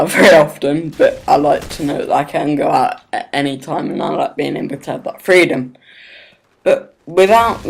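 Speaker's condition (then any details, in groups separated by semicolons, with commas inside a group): Cerebral palsy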